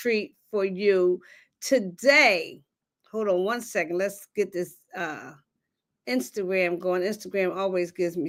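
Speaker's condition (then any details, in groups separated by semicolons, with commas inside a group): No condition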